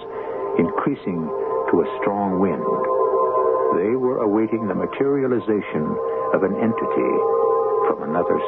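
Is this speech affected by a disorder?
No.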